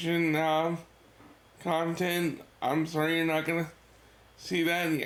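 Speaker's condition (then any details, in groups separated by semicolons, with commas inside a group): Cerebral palsy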